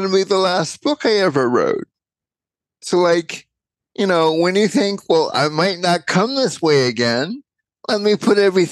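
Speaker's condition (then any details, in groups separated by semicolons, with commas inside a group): Cerebral palsy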